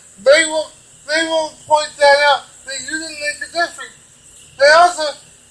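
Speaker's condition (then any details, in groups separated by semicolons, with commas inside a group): Cerebral palsy; wheelchair user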